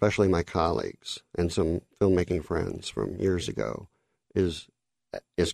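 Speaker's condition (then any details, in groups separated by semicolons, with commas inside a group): Cleft lip and palate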